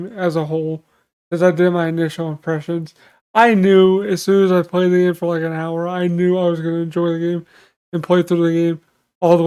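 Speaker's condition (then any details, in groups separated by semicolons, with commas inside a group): Cerebral palsy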